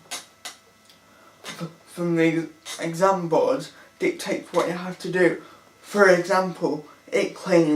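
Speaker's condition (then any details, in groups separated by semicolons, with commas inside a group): Cerebral palsy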